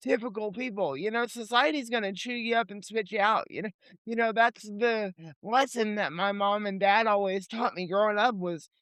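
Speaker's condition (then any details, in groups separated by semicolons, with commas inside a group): Cerebral palsy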